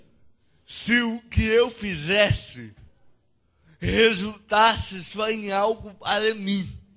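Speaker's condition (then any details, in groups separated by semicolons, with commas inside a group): Cerebral palsy; no speech as child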